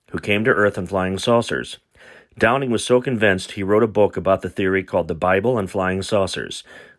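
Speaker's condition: No condition

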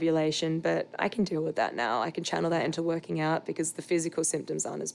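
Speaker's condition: No condition

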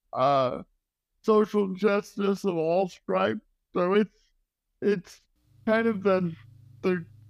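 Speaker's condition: Cerebral palsy

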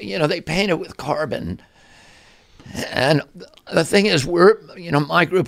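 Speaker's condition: Spasmodic dystonia; voice affected

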